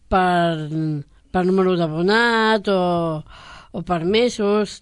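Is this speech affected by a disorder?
Yes: Down syndrome; congenital, three copies of chromosome 21, adult.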